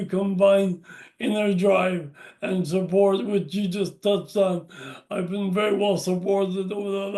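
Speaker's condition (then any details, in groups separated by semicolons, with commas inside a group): Brain injury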